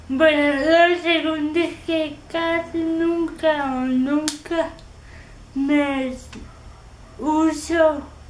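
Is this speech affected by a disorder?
Yes: cerebral palsy; physical disability.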